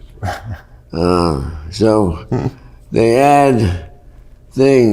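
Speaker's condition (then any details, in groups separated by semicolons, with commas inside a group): Parkinson's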